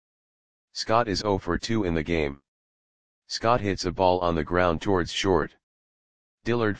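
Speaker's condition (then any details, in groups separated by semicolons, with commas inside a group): No condition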